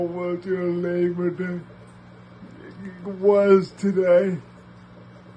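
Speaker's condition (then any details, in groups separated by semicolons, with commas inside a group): Cerebral palsy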